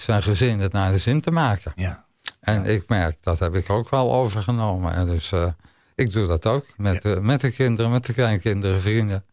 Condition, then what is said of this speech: ALS (motor neuron disease). Dat kost die energie, spieren zijn weg.